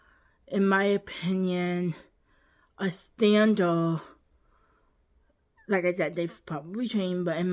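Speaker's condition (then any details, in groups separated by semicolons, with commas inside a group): Cerebral palsy, quadriplegic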